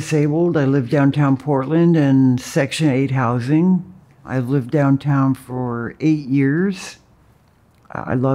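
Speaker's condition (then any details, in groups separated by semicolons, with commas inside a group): No condition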